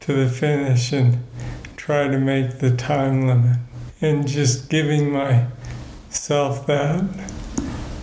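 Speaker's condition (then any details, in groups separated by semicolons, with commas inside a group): Parkinson's disease; degenerative nervous system disorder, about 18 years since diagnosis; still cycling, balance problems, reduced control of body functions, tasks take much longer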